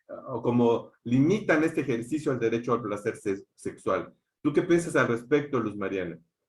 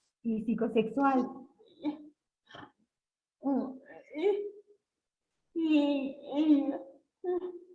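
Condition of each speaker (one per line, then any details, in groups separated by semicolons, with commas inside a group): No condition
Cerebral palsy; since birth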